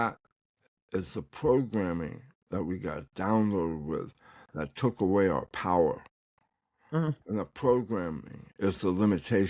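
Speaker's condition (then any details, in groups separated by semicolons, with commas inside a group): Tongue cancer; tongue paralyzed by tumor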